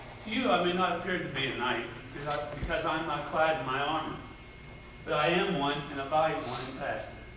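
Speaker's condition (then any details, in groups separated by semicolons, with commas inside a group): No condition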